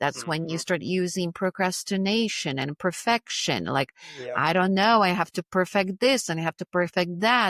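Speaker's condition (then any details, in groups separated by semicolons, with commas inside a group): No condition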